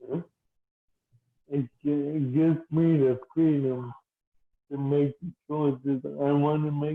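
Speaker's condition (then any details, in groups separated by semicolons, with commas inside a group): Cerebral palsy, mild; speech slightly affected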